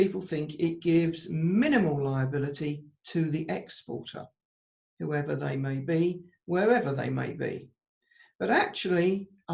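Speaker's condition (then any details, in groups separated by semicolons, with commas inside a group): No condition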